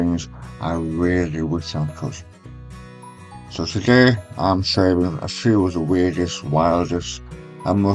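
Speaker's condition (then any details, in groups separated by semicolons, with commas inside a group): Stage 4 tongue cancer, hemiglossectomy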